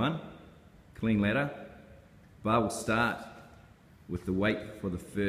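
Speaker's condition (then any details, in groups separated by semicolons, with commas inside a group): No condition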